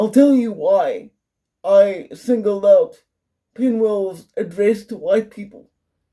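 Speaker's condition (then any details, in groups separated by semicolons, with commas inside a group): Quadriplegic cerebral palsy, severe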